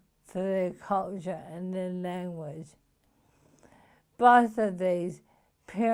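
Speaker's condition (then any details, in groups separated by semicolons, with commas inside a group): Motor neuron disease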